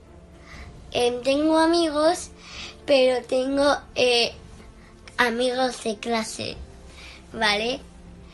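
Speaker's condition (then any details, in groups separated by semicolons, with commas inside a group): Down syndrome; present from birth; school-age child; hesitant, frequent fillers, some word substitutions and repetitions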